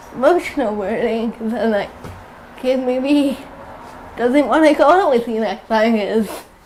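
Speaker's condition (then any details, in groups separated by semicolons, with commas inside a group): Cerebral palsy; from birth; cannot walk at all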